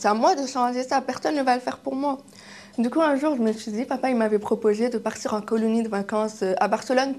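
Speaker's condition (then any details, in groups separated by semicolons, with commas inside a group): Deafness, acquired deafness, kidney-disease related; progressive loss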